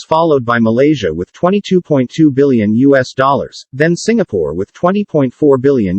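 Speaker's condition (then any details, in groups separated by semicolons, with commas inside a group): No condition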